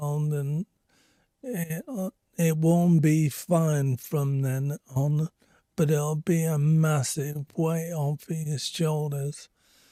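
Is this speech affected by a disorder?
Yes: speech apraxia.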